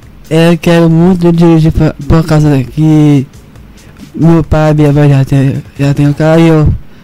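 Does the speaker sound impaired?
Yes: Down syndrome; genetic, present from birth, recognized soon after birth; 18 years old, turning 19.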